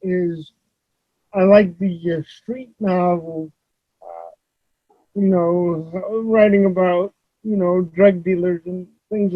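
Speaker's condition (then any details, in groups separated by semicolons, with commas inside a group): Cerebral palsy; uses wheelchair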